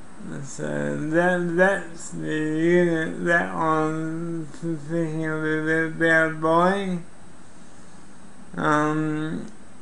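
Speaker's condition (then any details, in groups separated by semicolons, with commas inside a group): Cerebral palsy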